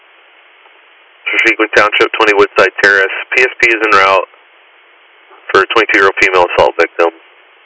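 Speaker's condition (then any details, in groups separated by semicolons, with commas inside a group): No condition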